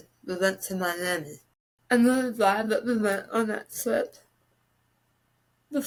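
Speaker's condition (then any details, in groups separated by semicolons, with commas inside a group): Tongue cancer with glossectomy; squamous cell carcinoma, 85% tongue removed, thigh flap, neck dissection, teeth removed; recurrence, post surgery and proton therapy, 10-15% tongue base remains; no oral cavity movement, relearned talking and swallowing, forced swallow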